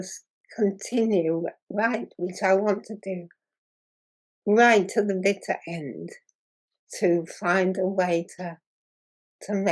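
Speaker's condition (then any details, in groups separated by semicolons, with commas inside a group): Muscular dystrophy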